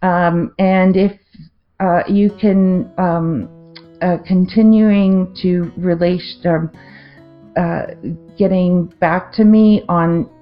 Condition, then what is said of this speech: Aphasia. So not only does it affect my speech, sometimes just trying to find the word, I get confused sometimes just with the words, and I can't also create a sentence.